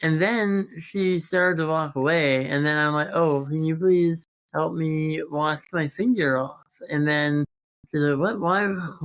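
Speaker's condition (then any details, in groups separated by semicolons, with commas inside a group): Congenital muscular dystrophy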